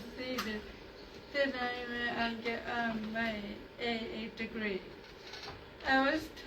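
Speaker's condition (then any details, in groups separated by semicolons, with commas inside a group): Cerebral palsy; physical disability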